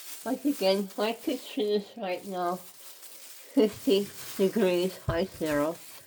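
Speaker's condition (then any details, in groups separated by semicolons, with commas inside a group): Head and neck cancer; tracheostomy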